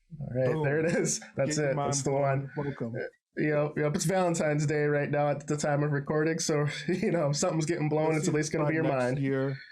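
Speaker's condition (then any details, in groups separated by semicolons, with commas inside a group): No condition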